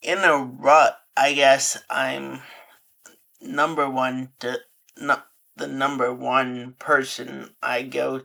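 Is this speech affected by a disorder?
Yes: Friedreich's ataxia; diagnosed at age 17 or 18 in final high school year, earlier uncoordinated and clumsy, progressive; clinical trial participant, rapid physical decline after diagnosis.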